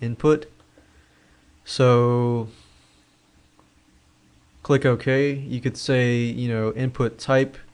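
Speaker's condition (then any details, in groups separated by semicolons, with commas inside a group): No condition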